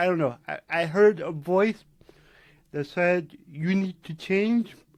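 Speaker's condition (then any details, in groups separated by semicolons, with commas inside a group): Cerebral palsy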